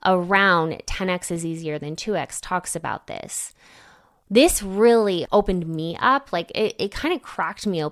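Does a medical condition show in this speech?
No.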